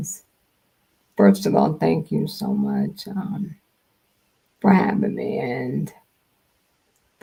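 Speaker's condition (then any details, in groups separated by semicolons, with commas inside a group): Multiple sclerosis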